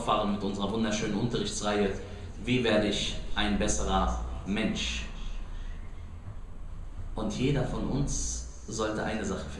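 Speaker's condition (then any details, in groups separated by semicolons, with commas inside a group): No condition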